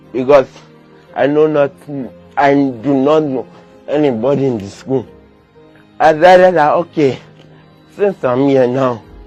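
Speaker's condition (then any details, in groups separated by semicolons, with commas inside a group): Cerebral palsy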